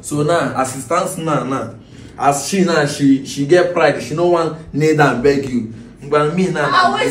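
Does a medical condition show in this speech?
No.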